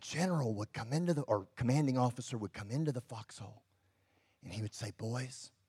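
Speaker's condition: Cleft lip and palate; congenital

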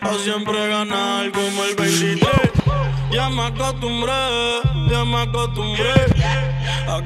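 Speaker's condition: No condition

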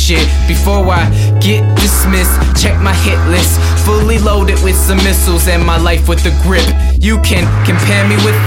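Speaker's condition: No condition

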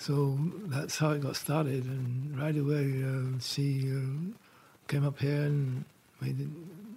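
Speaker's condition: Parkinson's; diagnosed about 4 years ago

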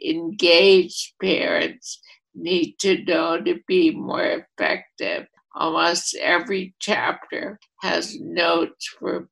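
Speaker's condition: ALS; ALS affecting voluntary motor neurons, first primary lateral sclerosis diagnosis, second opinion Columbia med center; voice affected

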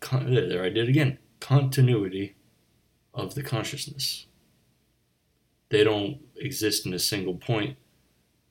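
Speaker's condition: No condition

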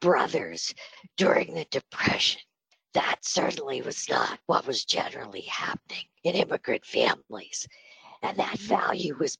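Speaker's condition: Spasmodic dysphonia; on Botox treatment

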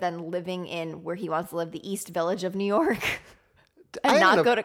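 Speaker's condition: No condition

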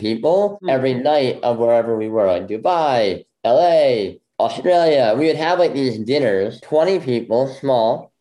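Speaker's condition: Bilateral cleft lip; congenital bilateral, jaw surgery twice, 13 surgeries, braces 15 years, left ear tumor, left hearing loss

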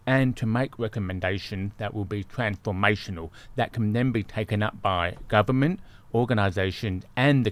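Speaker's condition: Deafness; congenital deafness, born deaf

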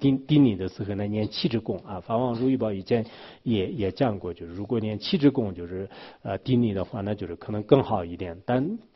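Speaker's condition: No condition

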